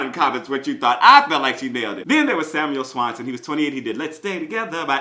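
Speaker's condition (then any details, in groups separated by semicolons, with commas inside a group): No condition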